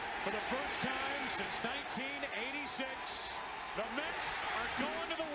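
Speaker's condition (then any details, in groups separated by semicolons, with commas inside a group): No condition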